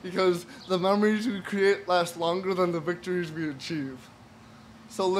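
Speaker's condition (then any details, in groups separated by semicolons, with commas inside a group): Cerebral palsy; from birth, mild, birth brain injury, spastic, affects hands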